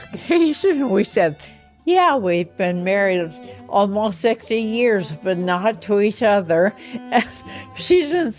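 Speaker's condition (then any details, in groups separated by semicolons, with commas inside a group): Ataxia; affects motor skills and voice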